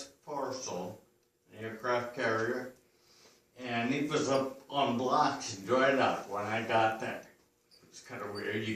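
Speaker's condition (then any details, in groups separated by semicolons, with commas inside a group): Friedreich's ataxia; genetic, spinocerebellar degeneration with polyneuropathy; progressive over years, relies on one arm, on-screen keyboard; slurs more when tired, weaker throat control, swallowing difficulty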